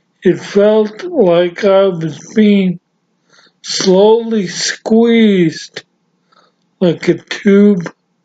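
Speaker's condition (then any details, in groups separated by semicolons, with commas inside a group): Severe traumatic brain injury; severe, ataxia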